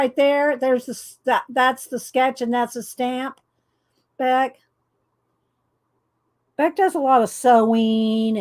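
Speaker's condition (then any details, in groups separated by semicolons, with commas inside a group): No condition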